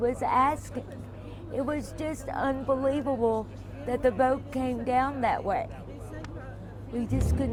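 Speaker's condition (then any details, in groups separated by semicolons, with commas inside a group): Cerebral palsy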